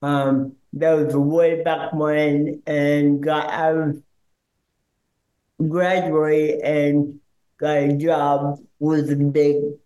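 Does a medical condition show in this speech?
Yes: cerebral palsy; cerebral palsy since birth; speech impediment he calls his accent, hard to understand at first, harder on phone.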